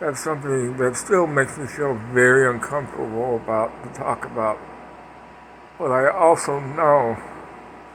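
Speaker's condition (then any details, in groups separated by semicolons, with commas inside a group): Parkinson's; speech impediment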